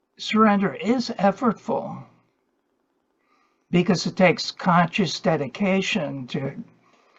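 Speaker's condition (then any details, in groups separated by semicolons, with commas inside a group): No condition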